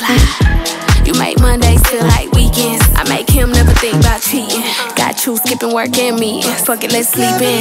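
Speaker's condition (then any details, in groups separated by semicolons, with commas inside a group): No condition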